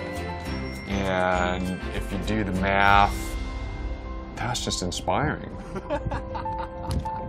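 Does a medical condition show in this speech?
No.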